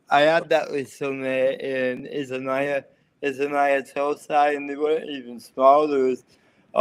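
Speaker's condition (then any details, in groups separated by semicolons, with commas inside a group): Cerebral palsy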